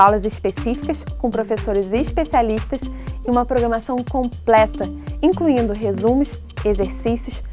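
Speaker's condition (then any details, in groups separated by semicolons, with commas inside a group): No condition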